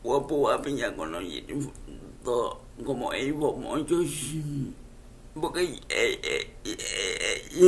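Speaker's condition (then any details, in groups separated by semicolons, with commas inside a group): Cerebral palsy; speech affected by condition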